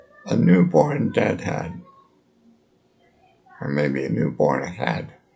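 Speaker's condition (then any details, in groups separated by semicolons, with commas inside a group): Multiple sclerosis; lives in care home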